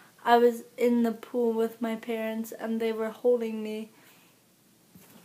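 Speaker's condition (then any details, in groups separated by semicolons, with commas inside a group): Cerebral palsy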